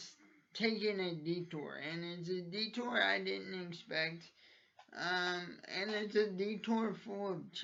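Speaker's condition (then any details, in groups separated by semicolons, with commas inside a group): Cerebral palsy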